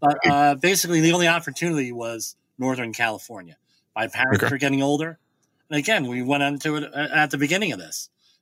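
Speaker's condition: Bilateral cleft lip and palate

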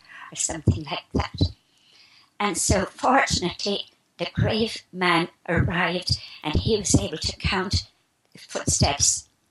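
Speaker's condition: Spasmodic dysphonia; expects to speak perfectly in a few minutes, asks hosts for healing meanwhile

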